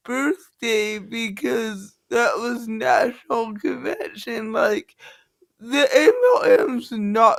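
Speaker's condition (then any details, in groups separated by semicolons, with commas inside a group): Cerebral palsy; from birth, affects walking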